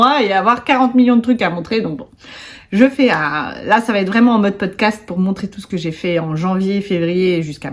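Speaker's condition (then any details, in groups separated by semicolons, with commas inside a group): No condition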